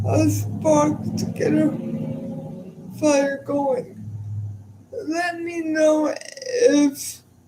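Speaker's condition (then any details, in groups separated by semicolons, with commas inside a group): Cerebral palsy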